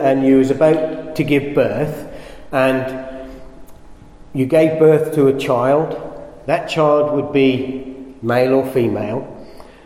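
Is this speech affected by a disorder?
No.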